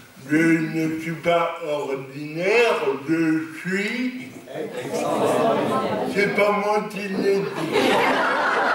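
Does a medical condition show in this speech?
Yes: cerebral palsy; lifelong, non-progressive.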